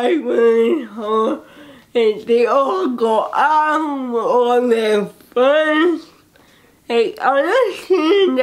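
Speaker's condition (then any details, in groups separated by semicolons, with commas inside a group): Cerebral palsy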